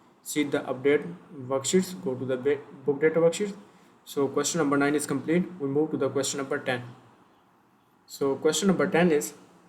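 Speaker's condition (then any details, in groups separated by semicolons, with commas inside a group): No condition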